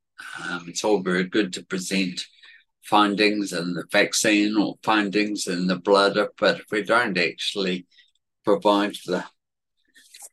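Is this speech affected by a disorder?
Yes: cerebellar atrophy; said to be genetic, significant environmental component, affects speech and balance, worse when tired or stressed; speech a little worse than usual today.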